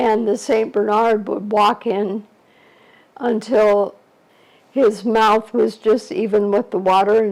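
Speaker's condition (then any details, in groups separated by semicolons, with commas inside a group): ALS; shortly after diagnosis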